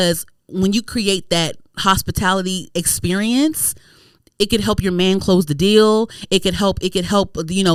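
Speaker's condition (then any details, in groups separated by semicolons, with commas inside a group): No condition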